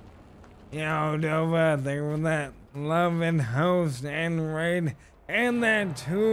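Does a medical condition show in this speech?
Yes: ALS.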